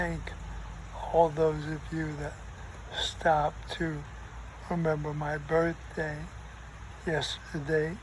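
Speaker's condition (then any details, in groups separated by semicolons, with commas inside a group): ALS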